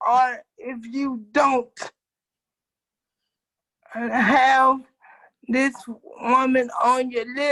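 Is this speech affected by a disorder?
Yes: cerebral palsy.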